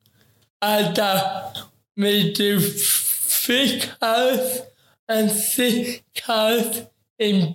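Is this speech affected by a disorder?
Yes: ataxic cerebral palsy; affects talking.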